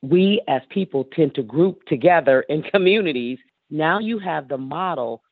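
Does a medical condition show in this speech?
No.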